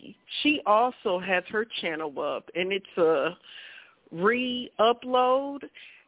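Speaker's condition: No condition

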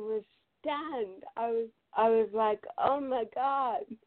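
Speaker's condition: Cerebral palsy; limited neck movement from titanium neck

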